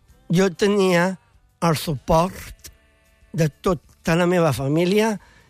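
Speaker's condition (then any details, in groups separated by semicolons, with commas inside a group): Down syndrome; congenital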